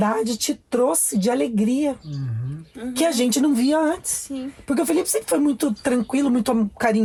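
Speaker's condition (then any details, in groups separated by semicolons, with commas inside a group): No condition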